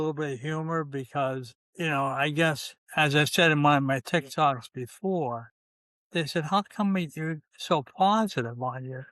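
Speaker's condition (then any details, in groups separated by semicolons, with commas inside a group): ALS; limb onset; can still talk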